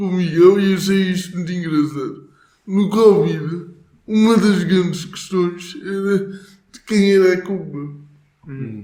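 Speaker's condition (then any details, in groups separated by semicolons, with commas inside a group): Cerebral palsy; motor disability, affects walking and speaking; atypical speech, weekly speech therapy in childhood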